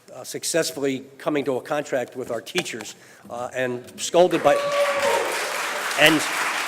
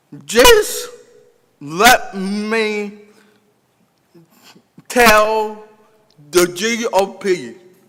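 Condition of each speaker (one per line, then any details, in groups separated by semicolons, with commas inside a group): No condition
Cerebral palsy; with intellectual disability; past speech therapy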